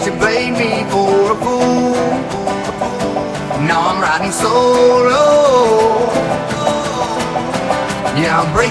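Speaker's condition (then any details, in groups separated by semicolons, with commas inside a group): No condition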